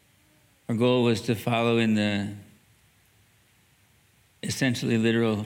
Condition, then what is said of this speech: Parkinson's disease. There's another symptom is my voice.